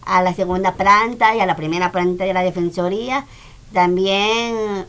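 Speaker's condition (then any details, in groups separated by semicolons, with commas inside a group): Down syndrome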